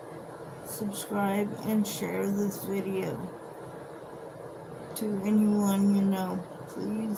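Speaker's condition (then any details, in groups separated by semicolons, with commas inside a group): Cerebral palsy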